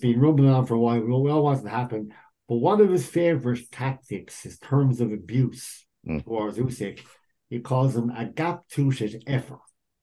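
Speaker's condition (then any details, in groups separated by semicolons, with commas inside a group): Cleft lip and palate; rhinoplasty likely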